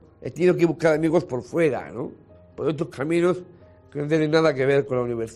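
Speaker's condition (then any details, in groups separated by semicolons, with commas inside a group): Down syndrome; present from birth; 43 years old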